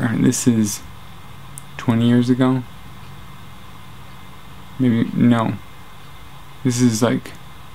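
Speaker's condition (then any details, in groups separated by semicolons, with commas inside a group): Traumatic brain injury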